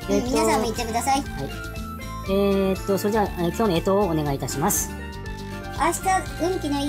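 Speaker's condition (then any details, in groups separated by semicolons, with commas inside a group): No condition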